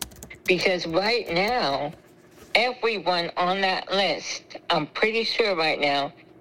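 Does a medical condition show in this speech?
Yes: spinal muscular atrophy; congenital, terminal, given 10 years to live, feeding tube, ventilator, cough assist, suction machine, nebulizers, CPT vest; night ventilator 13 hours, lung medications every 4 hours, no breathing treatment 48 hours, oxygen standby; trouble chewing and swallowing, high choking risk, secretions stay in lungs, fluids via feeding tube.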